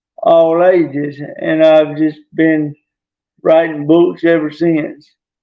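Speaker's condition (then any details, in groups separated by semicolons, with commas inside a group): Traumatic brain injury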